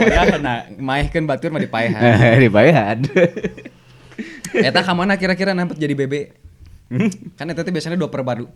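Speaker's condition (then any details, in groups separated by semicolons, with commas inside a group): No condition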